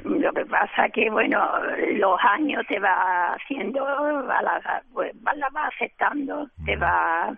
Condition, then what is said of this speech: Spasmodic dysphonia. Ahora mismo estoy filtrada, lo que pasa es que tengo también una cosa como lo aire acondicionado, como una faringitis o algo así, pero cuando